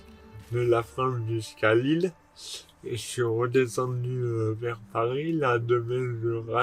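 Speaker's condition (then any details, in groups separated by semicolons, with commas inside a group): Dystonia; speech difficulties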